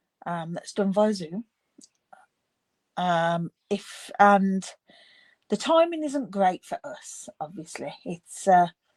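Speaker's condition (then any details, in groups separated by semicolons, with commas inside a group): No condition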